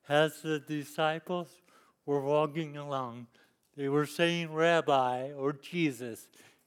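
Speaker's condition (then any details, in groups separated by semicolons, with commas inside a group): Cerebral palsy; lifelong disability since youth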